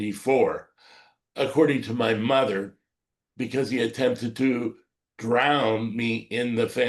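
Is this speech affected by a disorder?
Yes: cerebral palsy.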